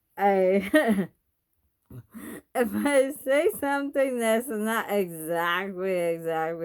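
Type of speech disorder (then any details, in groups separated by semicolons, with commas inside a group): Bulbar dysarthria; bulbar onset ALS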